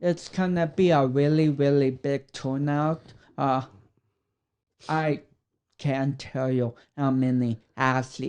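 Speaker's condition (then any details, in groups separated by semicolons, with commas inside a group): Cerebral palsy; affects speech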